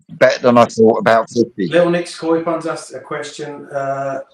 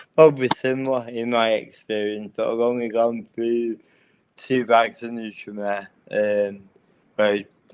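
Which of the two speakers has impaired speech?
The second: cerebral palsy.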